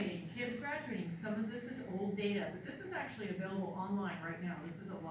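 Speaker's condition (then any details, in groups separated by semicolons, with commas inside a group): No condition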